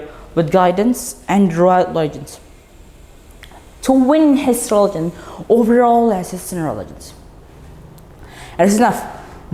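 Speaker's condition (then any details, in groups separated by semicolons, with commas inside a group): No condition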